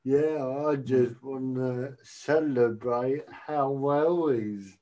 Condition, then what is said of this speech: Cerebral palsy. I'm like, well, does the government think I am learning difficulties because I talk funny?